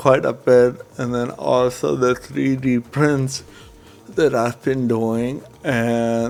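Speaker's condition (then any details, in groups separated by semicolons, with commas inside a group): Cerebral palsy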